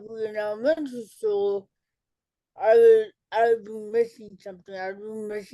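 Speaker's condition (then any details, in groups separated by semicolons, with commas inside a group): Cerebral palsy; childhood speech delay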